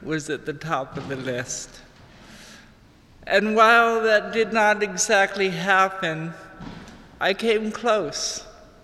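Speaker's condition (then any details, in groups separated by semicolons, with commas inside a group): Cerebral palsy; tight fingers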